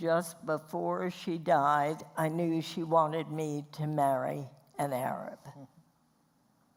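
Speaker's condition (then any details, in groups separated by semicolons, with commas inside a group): Spasmodic dysphonia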